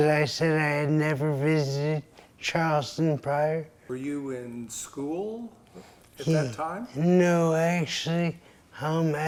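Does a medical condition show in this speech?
Yes: traumatic brain injury.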